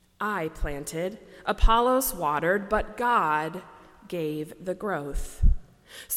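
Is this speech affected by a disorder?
No.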